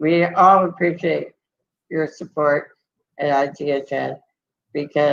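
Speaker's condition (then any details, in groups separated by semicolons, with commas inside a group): Muscular dystrophy; multiple surgeries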